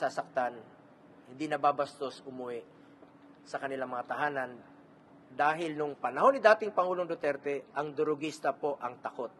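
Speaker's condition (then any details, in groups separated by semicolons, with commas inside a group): No condition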